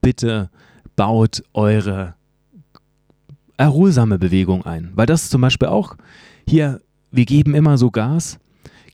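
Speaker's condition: No condition

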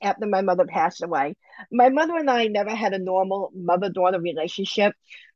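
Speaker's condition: Bilateral cleft lip and palate; congenital, about 20 surgeries from 3 months to mid-20s, two upper jaw bone grafts, skin grafts, plastic surgery; surgeries needed to function normally with eating, speaking, drinking

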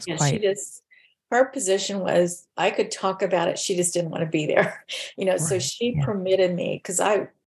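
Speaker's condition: No condition

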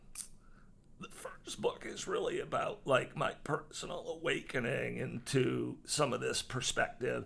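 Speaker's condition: Voice disorder; acquired voice disorder

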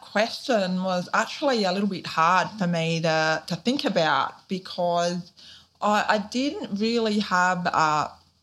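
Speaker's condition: Deafness, profound; born deaf

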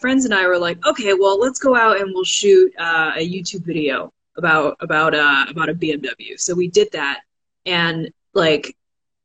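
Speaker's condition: No condition

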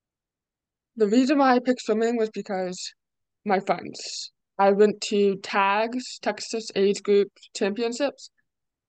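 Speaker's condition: Deafness; deaf or hard of hearing

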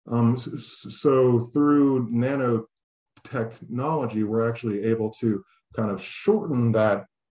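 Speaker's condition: Stuttering; lifelong stutter, cannabis reported to help stuttering; prolonged sounds, blocks

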